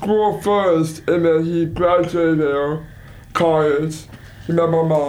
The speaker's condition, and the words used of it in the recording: Down syndrome. And so I'm going to speak slow so you can understand what I'm saying.